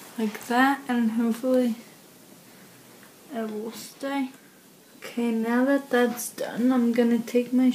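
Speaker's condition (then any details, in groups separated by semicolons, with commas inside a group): Cerebral palsy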